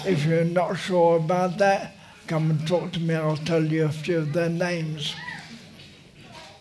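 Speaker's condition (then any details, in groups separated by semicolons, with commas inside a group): Motor neurone disease; uses wheelchair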